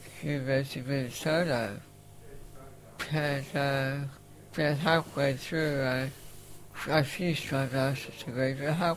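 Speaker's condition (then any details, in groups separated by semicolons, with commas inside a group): Facioscapulohumeral muscular dystrophy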